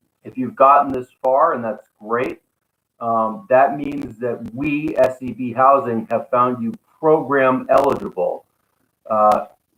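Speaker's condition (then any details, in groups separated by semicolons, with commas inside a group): No condition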